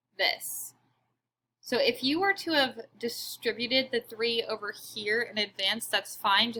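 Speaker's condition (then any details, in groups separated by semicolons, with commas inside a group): No condition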